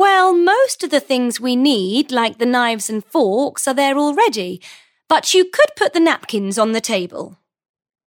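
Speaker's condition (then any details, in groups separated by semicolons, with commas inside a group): No condition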